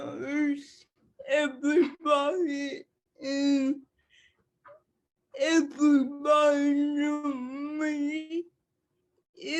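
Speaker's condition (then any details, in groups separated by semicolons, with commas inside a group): Cerebral palsy; speech affected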